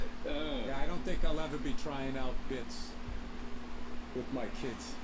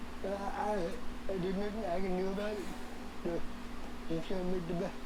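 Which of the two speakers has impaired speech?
The second: cerebral palsy.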